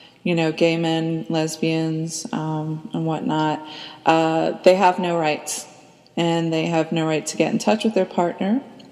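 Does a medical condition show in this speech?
No.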